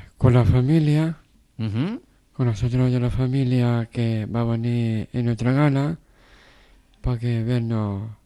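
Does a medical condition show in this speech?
Yes: Down syndrome; member of Down Elegido Association.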